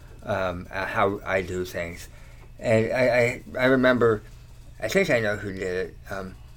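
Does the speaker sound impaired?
Yes: tongue cancer surgery; radiation.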